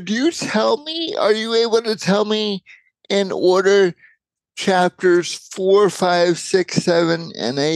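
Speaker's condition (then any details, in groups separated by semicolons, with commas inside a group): Cerebral palsy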